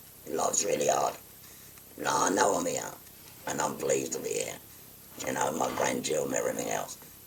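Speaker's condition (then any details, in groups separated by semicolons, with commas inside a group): Laryngectomy; no evidence of disease after radiotherapy and chemotherapy, sleeps upright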